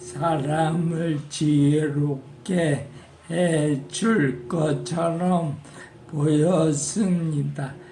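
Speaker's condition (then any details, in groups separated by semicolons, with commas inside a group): Parkinson's disease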